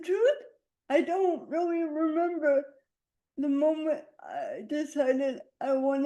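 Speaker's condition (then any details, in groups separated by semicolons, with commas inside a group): Quadriplegic cerebral palsy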